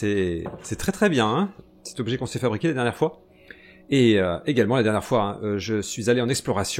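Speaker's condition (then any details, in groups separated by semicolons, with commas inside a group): No condition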